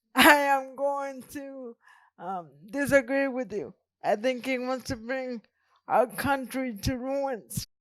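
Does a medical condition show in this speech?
Yes: cerebral palsy; present from birth.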